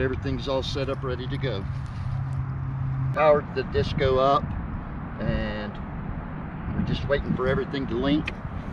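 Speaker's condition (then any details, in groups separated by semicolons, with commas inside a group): No condition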